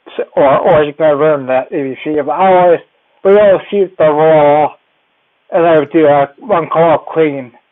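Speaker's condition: Cerebellar ataxia; team helps up and down stairs

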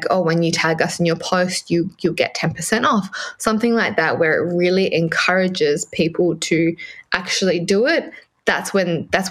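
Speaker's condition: No condition

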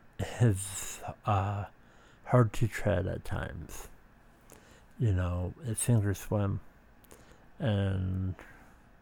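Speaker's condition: Speech impediment

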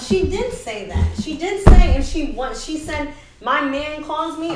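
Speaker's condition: No condition

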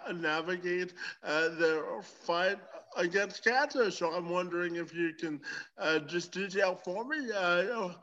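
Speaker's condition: Spastic quadriplegic cerebral palsy

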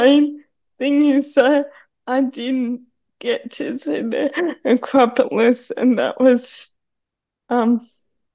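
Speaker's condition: Cerebral palsy; needs hand to hold on steep stairs

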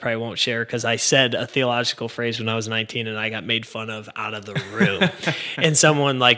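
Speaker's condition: No condition

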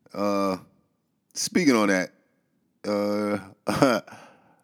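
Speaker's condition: No condition

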